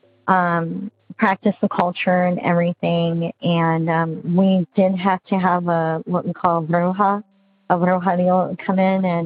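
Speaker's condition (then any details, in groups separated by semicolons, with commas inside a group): Bilateral cleft lip and palate; congenital, multiple surgeries from 3 days old until age 16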